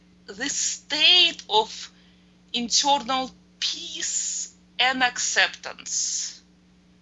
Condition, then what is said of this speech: Stuttering. Very positive, very positive, and I was a little bit afraid because I recently attained a great deal of fluency.